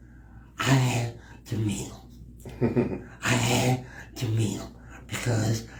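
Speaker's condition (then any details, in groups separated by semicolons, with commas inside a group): Cerebral palsy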